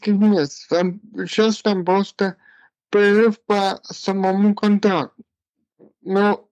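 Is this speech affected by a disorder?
Yes: cerebral palsy.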